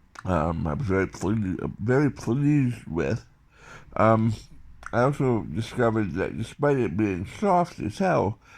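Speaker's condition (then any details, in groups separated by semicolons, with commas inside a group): Tongue cancer surgery, tongue graft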